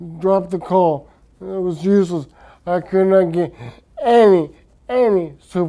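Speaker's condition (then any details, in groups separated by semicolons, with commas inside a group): Traumatic brain injury; speech affected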